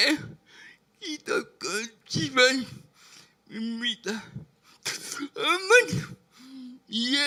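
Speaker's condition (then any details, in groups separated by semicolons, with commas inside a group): Brain lesion disability grade 1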